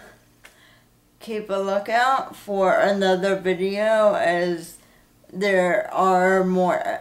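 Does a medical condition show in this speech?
Yes: cerebral palsy.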